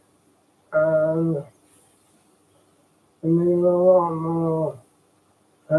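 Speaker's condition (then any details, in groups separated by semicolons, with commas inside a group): Motor neuron disease; degenerative, life-limiting, no treatment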